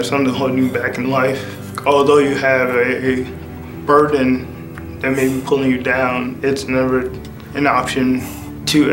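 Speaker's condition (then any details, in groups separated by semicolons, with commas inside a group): Cerebral palsy; from birth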